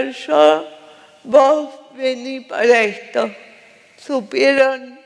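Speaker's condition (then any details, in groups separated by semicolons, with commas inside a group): Cerebral palsy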